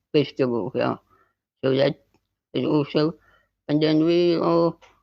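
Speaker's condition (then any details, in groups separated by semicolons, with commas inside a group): Spinal muscular atrophy type 2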